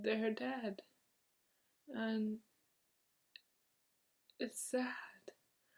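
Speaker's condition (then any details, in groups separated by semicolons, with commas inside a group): Motor neurone disease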